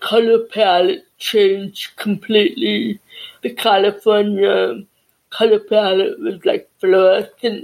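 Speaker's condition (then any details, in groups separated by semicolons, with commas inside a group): Cerebral palsy and deafness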